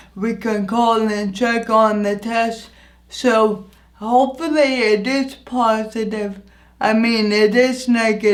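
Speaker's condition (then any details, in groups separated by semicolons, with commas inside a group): Anoxic brain injury; injury affects voice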